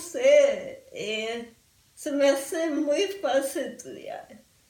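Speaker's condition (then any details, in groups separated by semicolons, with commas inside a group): Cerebral palsy; sounds drunk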